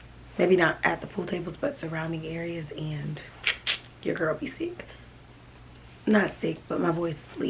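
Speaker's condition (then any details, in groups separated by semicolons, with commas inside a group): No condition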